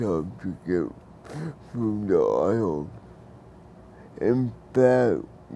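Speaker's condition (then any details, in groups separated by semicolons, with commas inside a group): Cerebral palsy; takes medications, slow to maneuver, needs help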